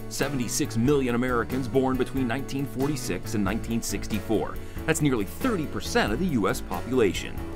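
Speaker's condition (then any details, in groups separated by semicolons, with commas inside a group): No condition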